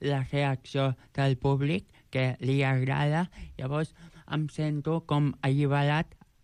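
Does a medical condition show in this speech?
Yes: Joubert syndrome; present from birth; age 29.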